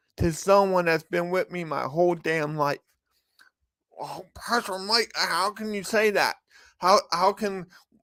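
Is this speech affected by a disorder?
Yes: cerebral palsy; from birth.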